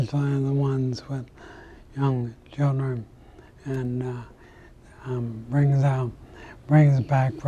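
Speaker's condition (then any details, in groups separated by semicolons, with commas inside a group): ALS; about 10 years after onset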